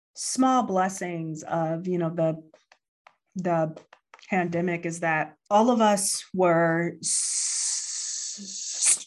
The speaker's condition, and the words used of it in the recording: Stuttering. And, you know, I get so concerned that people, you know, like just won't understand me.